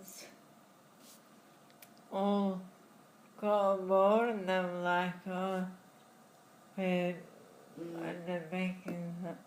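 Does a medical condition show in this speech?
Yes: Friedreich's ataxia; diagnosed in childhood.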